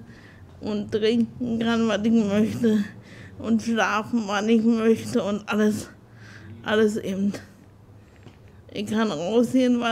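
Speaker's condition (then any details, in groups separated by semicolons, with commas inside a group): Spastic tetraparesis; birth injury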